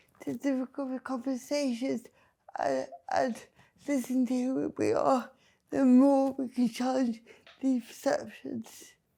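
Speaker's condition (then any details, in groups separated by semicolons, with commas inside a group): Cerebral palsy; speech not always understood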